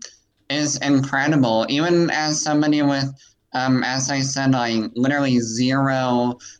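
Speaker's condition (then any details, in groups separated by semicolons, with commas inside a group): Cleft palate; altered vocal tonality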